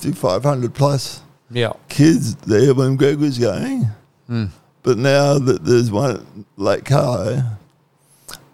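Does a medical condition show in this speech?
Yes: cerebral palsy; cerebral palsy affecting the muscles.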